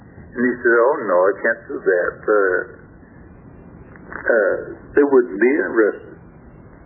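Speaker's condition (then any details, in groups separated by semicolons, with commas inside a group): Stroke affecting throat muscles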